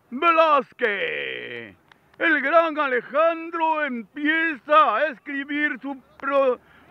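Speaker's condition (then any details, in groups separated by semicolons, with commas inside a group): No condition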